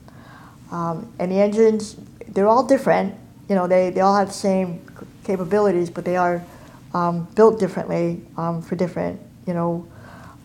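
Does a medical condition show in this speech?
Yes: cleft palate and cleft lip; congenital.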